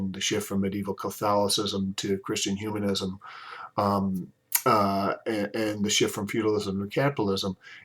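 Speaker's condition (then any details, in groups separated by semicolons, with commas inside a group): No condition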